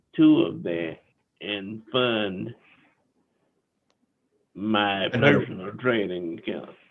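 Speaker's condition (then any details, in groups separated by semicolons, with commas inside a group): Cerebral palsy; wheelchair user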